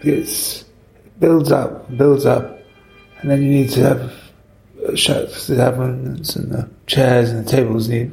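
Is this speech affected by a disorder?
Yes: Parkinson's; long-standing, diagnosed about 5 years after restaurant opened, pioneering surgery with two brain wires and implanted battery; mobile after surgery, less time in kitchen; affects speech, rare audio interview.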